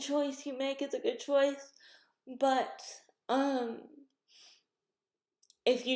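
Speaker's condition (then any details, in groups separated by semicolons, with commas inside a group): Cerebral palsy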